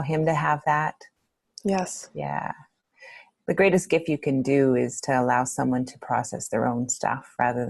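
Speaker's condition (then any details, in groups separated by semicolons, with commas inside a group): No condition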